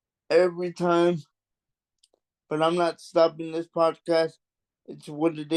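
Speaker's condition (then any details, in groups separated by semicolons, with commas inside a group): Cerebral palsy; mild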